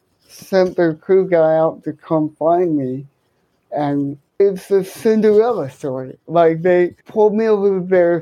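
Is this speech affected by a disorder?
Yes: cerebral palsy; congenital, left-sided hemiplegia, affects left side, speech and coordination, left hand most affected; speech impediment, had to step up speech.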